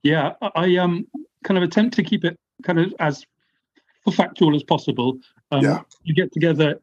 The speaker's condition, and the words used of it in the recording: Stuttering. And if I have to strategize my answers, I'm going to stammer, and thus I'm going to look guilty anyway.